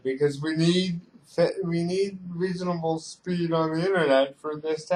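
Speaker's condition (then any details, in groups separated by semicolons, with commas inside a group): Cerebral palsy; reliable voice, uses voice control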